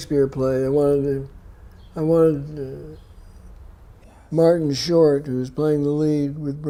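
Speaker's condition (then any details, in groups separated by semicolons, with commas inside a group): Parkinson's disease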